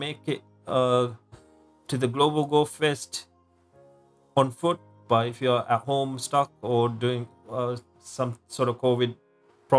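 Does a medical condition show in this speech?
No.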